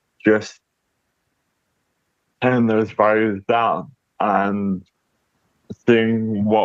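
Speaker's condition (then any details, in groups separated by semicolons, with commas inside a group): Cerebral palsy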